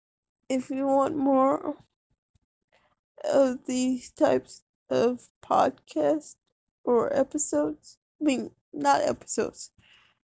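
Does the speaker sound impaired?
Yes: cerebral palsy; wheelchair user.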